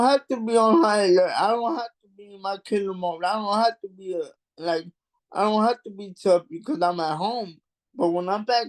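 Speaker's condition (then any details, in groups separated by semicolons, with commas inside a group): Cerebral palsy; mild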